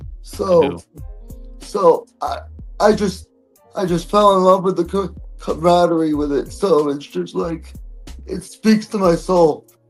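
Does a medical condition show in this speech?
Yes: cerebral palsy; present from birth.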